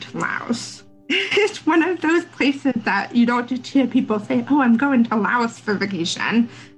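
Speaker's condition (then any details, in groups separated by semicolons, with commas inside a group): Deafness; had speech therapy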